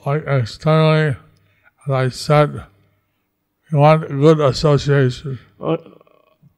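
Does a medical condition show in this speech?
Yes: stroke with facial paralysis; stroke in 2008, left side of face paralyzed since, doctor said no chance of survival; about 12 years since stroke; unsure listeners can understand, own speech repeated by another speaker.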